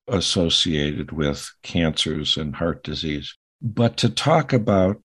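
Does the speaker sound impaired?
No.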